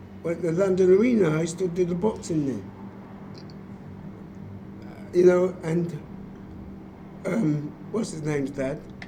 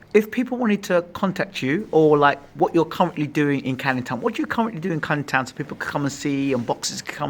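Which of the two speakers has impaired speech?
The first: motor neurone disease; affects muscles and nervous system; rapid progression.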